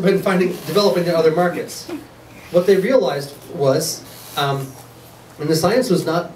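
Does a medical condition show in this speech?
No.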